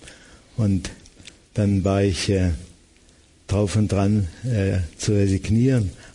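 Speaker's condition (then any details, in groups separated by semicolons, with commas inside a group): Parkinson's disease; hand tremor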